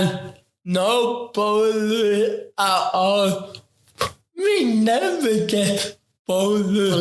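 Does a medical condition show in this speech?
Yes: ataxic cerebral palsy; affects talking.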